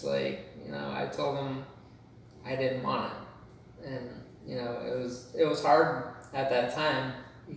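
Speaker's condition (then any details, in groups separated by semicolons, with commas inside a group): Cerebral palsy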